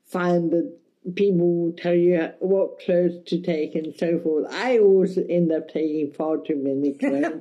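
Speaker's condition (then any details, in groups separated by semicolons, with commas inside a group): Cerebral palsy, mild; speech affected a bit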